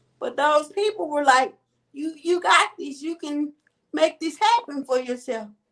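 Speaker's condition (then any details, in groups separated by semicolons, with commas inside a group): Cerebral palsy; quadriplegic type, all four limbs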